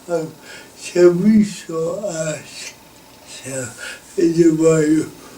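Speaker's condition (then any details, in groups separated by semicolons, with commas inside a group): Cerebral palsy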